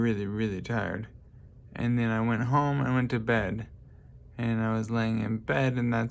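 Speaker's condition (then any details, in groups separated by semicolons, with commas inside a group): Traumatic brain injury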